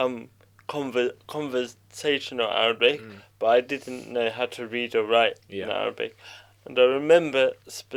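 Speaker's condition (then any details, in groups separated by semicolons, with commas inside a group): Cerebral palsy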